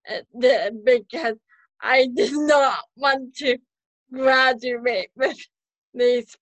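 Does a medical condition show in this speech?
Yes: cerebral palsy, spastic quadriplegic, mild.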